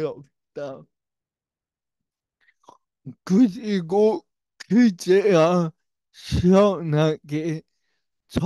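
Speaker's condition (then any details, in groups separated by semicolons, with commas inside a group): Brain lesion disability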